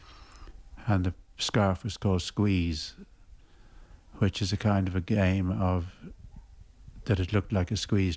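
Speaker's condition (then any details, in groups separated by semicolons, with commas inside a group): Parkinson's; progressive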